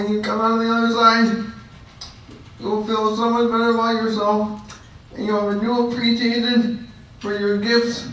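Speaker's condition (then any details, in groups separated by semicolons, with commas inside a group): Cerebral palsy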